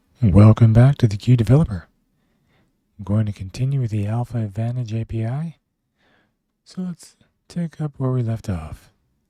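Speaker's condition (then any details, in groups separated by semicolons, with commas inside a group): No condition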